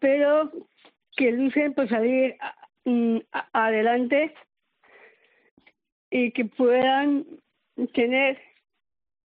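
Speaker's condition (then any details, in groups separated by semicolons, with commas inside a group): Down syndrome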